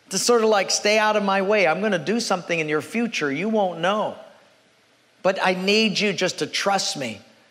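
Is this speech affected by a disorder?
No.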